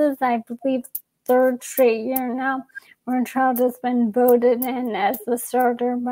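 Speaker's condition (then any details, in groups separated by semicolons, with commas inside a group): ALS; young onset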